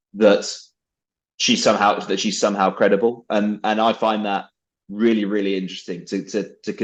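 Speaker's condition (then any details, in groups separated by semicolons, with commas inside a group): No condition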